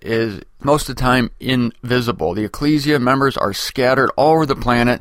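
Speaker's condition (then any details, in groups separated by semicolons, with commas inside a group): No condition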